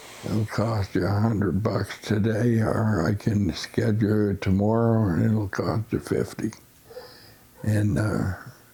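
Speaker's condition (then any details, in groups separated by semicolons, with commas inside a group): Essential tremor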